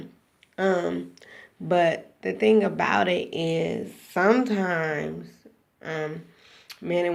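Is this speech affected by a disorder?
Yes: cerebral palsy, spastic.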